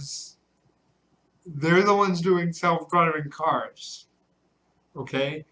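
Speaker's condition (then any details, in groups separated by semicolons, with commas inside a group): Cerebral palsy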